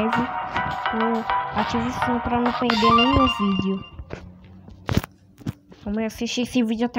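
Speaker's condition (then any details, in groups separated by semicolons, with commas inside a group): No condition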